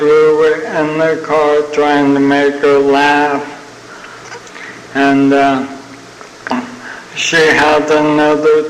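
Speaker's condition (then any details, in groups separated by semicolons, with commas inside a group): ALS (Lou Gehrig's disease); young onset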